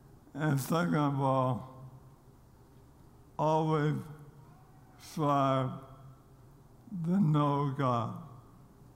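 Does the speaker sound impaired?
Yes: ALS; diagnosed during pro football career in Nashville after loss of strength, speed and weight; losing ability to speak clearly, voice does not sound as expected.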